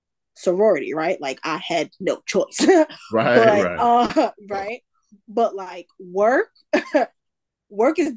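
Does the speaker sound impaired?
Yes: stuttering; stutter since at least high school, caused shyness, quietness and shame then; still stutters, work role forced out of shell; stuttering not under own control; here repeated sounds, repeated words.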